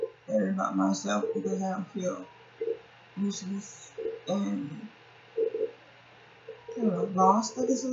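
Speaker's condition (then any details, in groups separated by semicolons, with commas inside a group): Cerebral palsy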